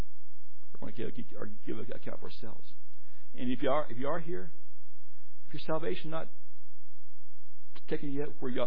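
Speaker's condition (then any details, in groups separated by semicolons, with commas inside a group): Stuttering; struggled with it for a while, adults at gadsdale said stutter barred preaching; stuttered while presenting sermon; repeated sounds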